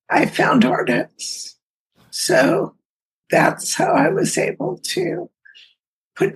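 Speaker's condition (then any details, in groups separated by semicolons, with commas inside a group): Multiple sclerosis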